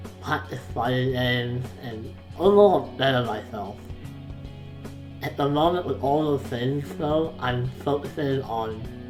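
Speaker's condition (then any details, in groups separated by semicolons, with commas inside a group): Facial palsy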